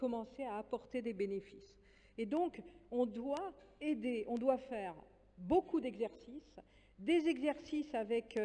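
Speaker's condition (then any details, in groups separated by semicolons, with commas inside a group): No condition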